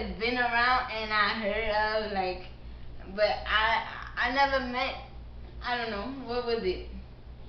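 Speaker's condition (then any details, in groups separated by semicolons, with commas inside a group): Cerebral palsy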